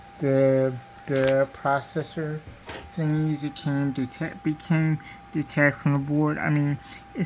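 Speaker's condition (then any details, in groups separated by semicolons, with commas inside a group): Cerebral palsy; diplegia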